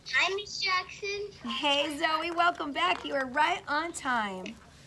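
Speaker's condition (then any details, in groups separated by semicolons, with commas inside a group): No condition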